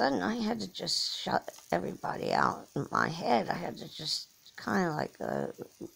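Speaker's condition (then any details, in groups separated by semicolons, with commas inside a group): Cerebral palsy; from birth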